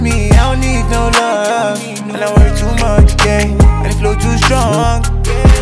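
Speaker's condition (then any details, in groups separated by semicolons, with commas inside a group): No condition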